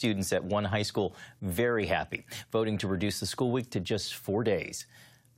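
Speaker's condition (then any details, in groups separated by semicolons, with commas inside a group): No condition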